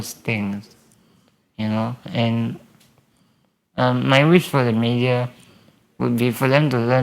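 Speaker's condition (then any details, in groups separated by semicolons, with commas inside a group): Spinal muscular atrophy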